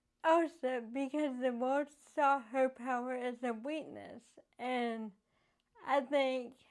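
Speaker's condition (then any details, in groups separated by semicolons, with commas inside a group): Cerebral palsy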